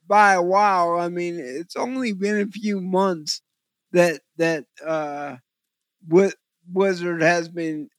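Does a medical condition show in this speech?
Yes: cerebral palsy; visual focusing difficulty.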